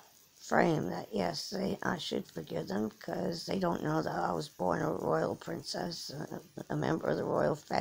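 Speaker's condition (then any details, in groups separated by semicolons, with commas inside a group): Cerebral palsy; from birth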